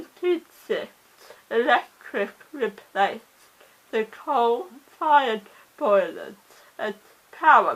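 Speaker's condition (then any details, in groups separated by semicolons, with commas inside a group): Cerebral palsy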